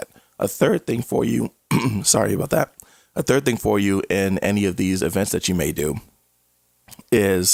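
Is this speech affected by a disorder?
No.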